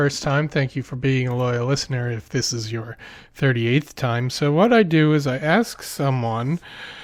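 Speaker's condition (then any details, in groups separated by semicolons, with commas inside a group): No condition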